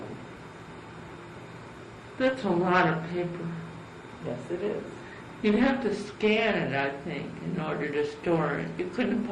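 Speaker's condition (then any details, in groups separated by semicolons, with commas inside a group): Cerebral palsy; from birth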